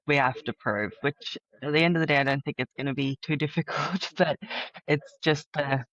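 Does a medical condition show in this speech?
No.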